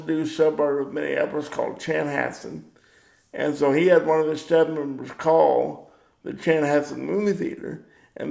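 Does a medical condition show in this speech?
Yes: cerebral palsy; power wheelchair.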